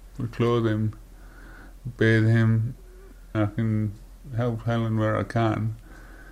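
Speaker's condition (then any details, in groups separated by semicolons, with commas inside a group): Parkinson's disease; symptoms four to five years before diagnosis, diagnosed in London, progressive; diagnosed just over 10 years ago, severely impaired dexterity, assistance comes in; quieter voice, slurs a lot, frustration speaking to people and on phone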